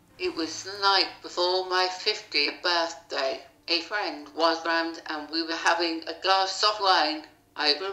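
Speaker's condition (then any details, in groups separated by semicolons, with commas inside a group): Motor neurone disease, speech-generating device; progressing, lungs starting to fail; slurred, sounded drunk, voice faded quickly, now lost, uses banked voice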